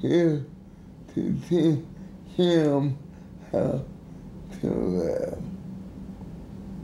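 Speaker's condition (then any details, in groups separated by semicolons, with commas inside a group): Cerebral palsy, severe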